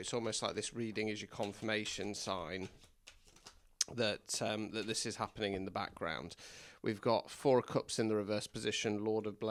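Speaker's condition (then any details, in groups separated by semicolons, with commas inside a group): No condition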